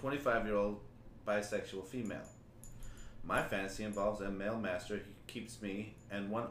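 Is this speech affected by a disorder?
No.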